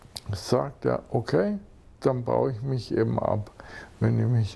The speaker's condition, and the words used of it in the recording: ALS (motor neuron disease). Und man hört vielleicht auch schon am Zungenschlag, auch da ist schon ein bisschen Muskelabbau.